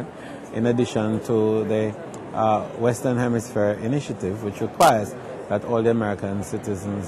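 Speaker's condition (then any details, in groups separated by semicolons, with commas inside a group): No condition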